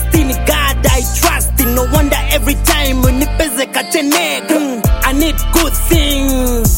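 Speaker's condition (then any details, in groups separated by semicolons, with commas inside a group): No condition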